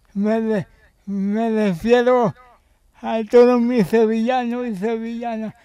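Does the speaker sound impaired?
Yes: cerebral palsy; extra support for daily living since birth, Aspace Sevilla day centre for stimulation; needs ongoing support, helped daily by sister and Aspace Sevilla association.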